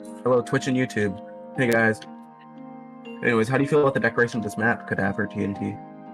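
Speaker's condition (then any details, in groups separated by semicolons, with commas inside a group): No condition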